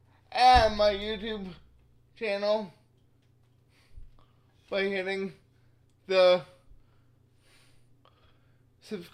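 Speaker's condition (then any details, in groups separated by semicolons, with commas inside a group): Cerebral palsy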